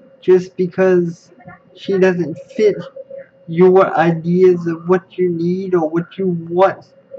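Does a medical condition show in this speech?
Yes: spastic cerebral palsy.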